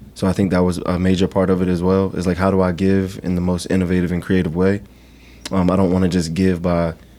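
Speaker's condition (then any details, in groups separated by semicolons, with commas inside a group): No condition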